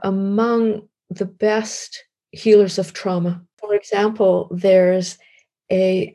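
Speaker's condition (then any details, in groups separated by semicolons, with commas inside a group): No condition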